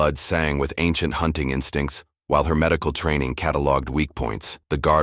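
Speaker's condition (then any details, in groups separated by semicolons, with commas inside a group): No condition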